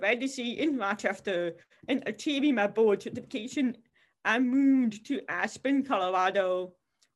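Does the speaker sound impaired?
Yes: deafness; cannot hear anything.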